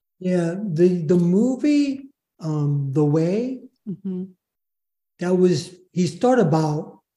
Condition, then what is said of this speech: Aphasia. I can't read very good. I can't math or or speech is not great, and a lot of comprehension.